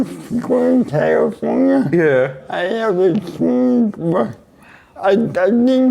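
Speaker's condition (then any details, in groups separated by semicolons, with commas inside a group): Cerebral palsy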